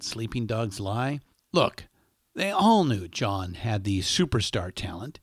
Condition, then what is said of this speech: None; typical speech.